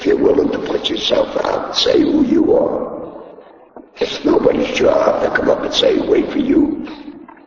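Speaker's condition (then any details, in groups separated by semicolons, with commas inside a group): Laryngectomy; talks with throat device, needs thumb to talk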